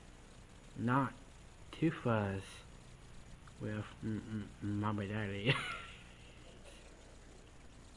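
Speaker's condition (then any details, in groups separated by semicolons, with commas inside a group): Down syndrome; adult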